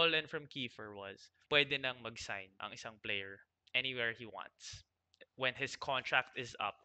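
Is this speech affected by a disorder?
No.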